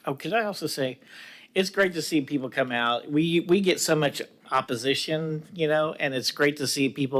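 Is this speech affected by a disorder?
No.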